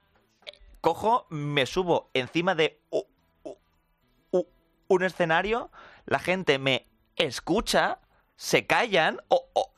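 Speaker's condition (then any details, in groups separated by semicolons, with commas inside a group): Stuttering; since childhood, has seen speech therapist (logopeda), learned techniques; stutter evident on radio; stutter partly controlled, sometimes out of control, blocks before joke endings, worse under tension, fluent singing; blocks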